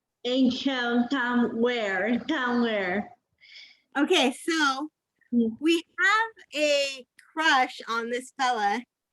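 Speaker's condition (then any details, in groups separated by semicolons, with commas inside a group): Cerebral palsy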